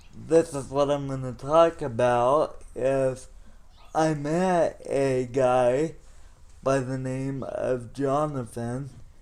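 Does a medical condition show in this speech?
Yes: cerebral palsy; tone and spasticity, wheelchair most of life.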